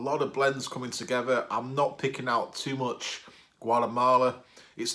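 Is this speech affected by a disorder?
No.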